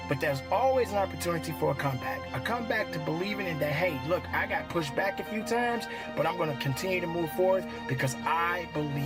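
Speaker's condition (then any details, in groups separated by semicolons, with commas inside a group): No condition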